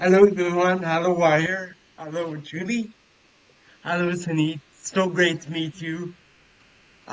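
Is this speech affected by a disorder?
Yes: cerebral palsy.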